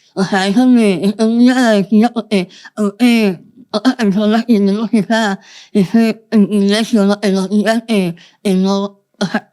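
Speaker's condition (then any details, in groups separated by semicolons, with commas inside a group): Moebius syndrome, congenital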